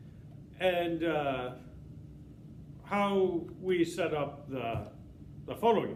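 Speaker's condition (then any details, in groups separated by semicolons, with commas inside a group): No condition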